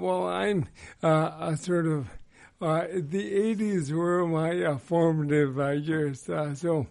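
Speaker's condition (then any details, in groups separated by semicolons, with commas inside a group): ALS; progressive motor neuron disease, slower progression than most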